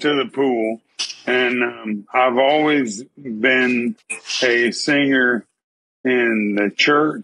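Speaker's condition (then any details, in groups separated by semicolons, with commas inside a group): ALS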